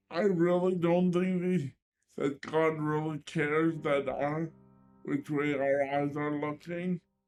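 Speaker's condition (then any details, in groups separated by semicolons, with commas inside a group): Cerebral palsy; limited hand dexterity, cannot write; very slow typing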